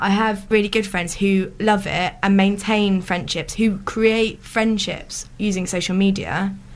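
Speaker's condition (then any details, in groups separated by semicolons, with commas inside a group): No condition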